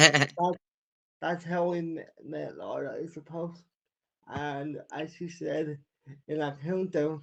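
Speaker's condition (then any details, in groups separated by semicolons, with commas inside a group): Cerebral palsy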